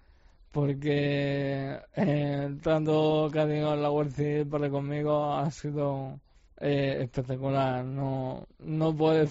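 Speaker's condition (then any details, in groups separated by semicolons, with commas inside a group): ALS; degenerative muscle disease, first sign was shoulder pain while practicing judo at his club; speaking somewhat difficult, facial and mouth muscles affected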